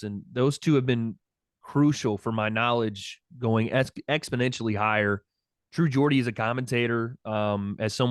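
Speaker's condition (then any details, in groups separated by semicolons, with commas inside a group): No condition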